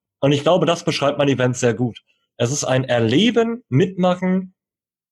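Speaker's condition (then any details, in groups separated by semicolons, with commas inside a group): Cleft lip and palate, cleft lip, jaw and palate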